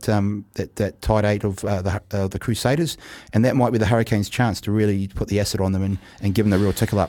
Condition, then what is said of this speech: No condition.